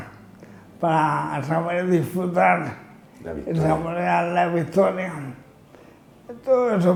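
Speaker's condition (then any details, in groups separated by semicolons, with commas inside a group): Amyotrophic lateral sclerosis (ela)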